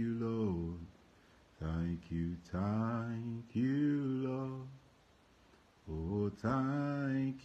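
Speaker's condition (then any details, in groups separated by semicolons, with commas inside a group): No condition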